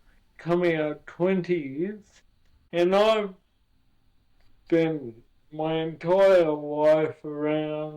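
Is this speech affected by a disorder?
Yes: cerebral palsy.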